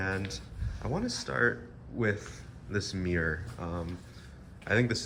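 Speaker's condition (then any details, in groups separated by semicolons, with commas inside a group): No condition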